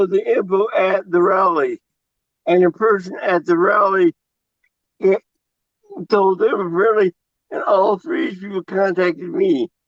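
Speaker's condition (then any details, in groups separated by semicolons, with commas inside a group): Cerebral palsy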